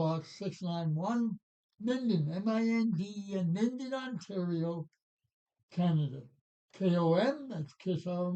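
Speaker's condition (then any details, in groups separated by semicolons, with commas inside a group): Parkinson's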